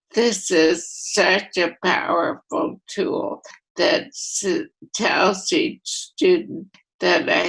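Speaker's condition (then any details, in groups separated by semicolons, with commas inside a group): Primary lateral sclerosis; voice affected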